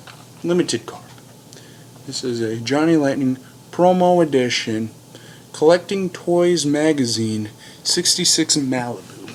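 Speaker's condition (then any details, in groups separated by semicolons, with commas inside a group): No condition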